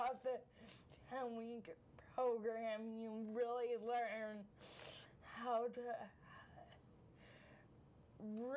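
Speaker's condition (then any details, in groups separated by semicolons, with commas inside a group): Cerebral palsy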